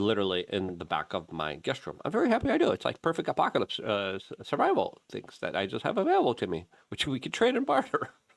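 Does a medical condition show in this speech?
No.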